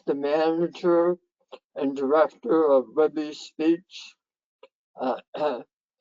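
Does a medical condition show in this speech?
Yes: head and neck cancer; severe swallowing disorder.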